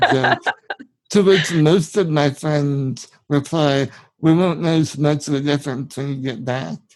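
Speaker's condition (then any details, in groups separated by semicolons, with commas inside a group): Spinal muscular atrophy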